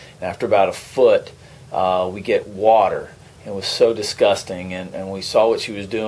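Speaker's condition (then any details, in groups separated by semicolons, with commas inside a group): No condition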